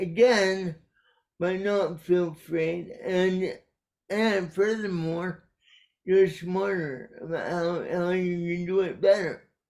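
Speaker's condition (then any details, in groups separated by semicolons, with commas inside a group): Cerebral palsy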